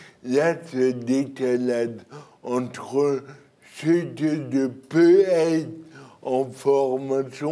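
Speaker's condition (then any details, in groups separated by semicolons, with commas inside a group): Cerebral palsy; birth injury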